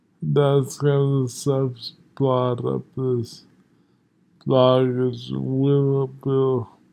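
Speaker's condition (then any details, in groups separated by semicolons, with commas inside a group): Multiple sclerosis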